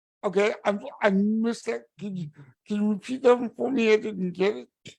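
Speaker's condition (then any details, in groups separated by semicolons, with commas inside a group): Cerebral palsy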